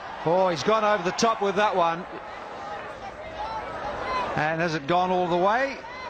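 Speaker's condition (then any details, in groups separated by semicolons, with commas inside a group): No condition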